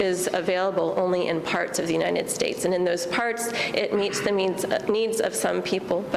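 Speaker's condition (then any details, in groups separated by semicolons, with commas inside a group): No condition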